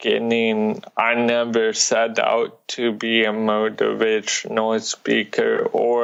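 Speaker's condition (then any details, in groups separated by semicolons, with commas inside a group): Cerebral palsy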